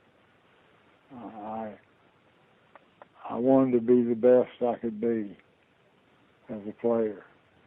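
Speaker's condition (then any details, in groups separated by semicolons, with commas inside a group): Parkinson's disease; diagnosed about two years ago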